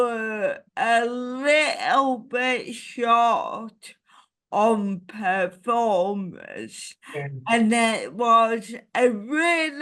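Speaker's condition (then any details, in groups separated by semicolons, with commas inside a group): Cerebral palsy; ataxic type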